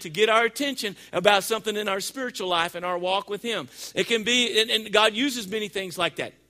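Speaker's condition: No condition

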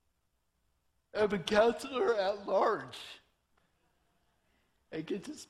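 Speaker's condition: Torsion dystonia; body still not controllable

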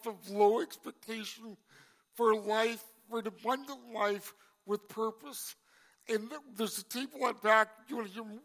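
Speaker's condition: Cerebral palsy; congenital

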